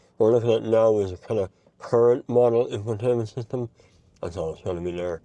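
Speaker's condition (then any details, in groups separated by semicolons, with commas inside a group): Mouth cancer surgery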